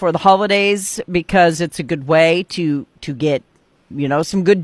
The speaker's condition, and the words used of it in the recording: No condition.